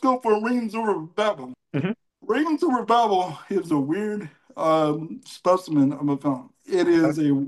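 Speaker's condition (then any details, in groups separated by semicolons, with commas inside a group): Cerebral palsy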